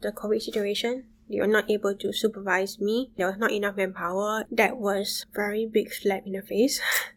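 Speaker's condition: Bilateral sensorineural hearing loss; moderate to severe from about age 4, left profound since young, right worsened about 3 years ago; right severe with hearing aid, left profound with cochlear implant, fluctuating hearing; intense speech therapy

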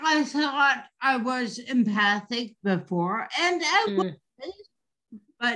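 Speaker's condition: Dysarthria after stroke; could not talk at first, letter board, possibly aphasic, dysarthria remains, much improved, diaphragmatic breathing, over-articulation

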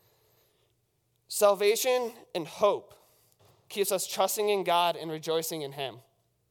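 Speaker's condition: No condition

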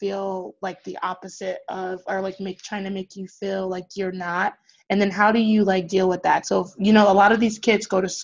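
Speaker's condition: No condition

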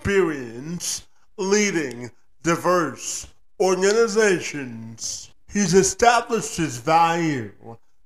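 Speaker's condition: Cerebral palsy; cerebral palsy present from birth

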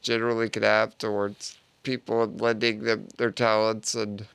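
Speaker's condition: Duchenne muscular dystrophy; first person with Duchenne treated so

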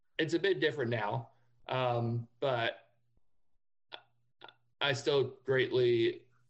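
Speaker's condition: Stutter; past speech therapy; not currently in speech therapy; stutters most on own name, noticeable right away to new people; prolonged sounds, blocks

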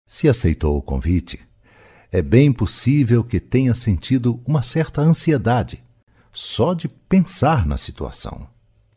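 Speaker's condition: No condition

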